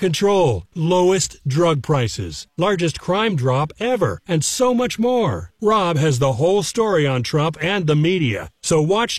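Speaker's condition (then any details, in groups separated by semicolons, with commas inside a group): No condition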